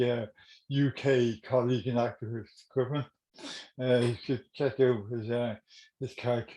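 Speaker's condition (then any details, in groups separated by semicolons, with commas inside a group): Cerebral palsy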